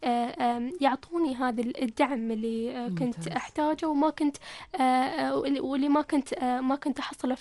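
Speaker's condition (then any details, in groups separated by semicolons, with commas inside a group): Stuttering; stuttering noticed around age 10, hid stuttering and withdrew for a time, later accepted it; difficulty speaking, speech differed from peers in childhood; repeated words, prolonged sounds, blocks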